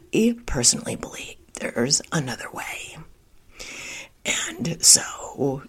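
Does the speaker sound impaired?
Yes: spasmodic dysphonia; holistic treatment with Dr. Chang and Dr. Lin.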